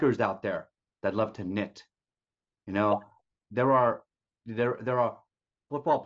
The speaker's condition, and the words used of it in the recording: Stuttering. A lot of the things that you'll hear me say and how I say things are very unique because I'm trying to cover some of my speech disfluencies.